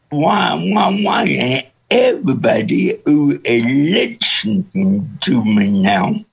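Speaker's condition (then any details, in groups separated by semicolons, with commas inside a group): Cerebral palsy with speech impediment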